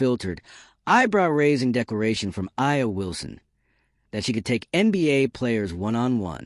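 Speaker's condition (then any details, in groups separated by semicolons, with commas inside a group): No condition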